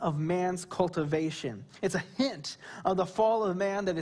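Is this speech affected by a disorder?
No.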